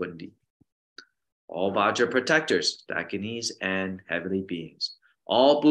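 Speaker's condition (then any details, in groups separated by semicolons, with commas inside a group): No condition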